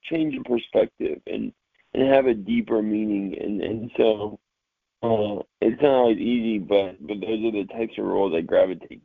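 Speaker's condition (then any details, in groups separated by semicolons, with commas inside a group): Cerebral palsy, mild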